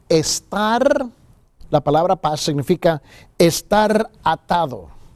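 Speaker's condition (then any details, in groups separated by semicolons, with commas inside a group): No condition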